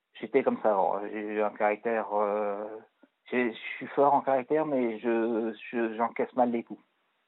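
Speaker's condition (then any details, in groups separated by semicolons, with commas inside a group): Parkinson's disease; arm and leg tremors, worse with stress, Sinemet four times daily, physiotherapy twice weekly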